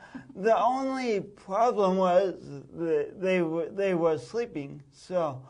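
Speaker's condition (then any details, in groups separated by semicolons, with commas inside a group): Speech impediment from birth oxygen loss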